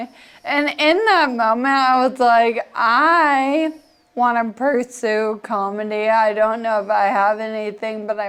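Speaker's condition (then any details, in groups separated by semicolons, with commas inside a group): Friedreich's ataxia; progressive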